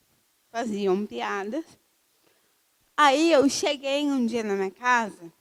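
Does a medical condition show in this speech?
Yes: cerebral palsy; from birth, uses wheelchair.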